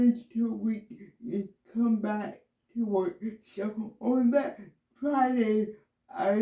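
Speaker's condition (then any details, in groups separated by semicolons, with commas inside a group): Cerebral palsy, myasthenia gravis; no hand function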